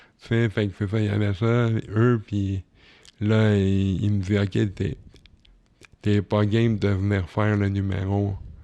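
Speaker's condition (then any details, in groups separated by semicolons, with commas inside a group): Cerebral palsy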